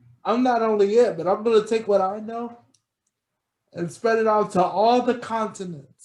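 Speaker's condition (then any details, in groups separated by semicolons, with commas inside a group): Cerebral palsy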